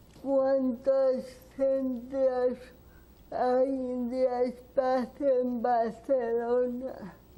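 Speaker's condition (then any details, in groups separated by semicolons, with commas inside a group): Cerebral palsy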